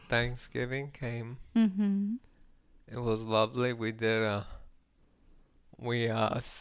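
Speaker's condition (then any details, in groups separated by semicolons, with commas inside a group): ALS; voice got weaker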